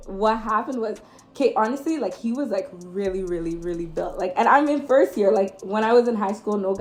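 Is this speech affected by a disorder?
No.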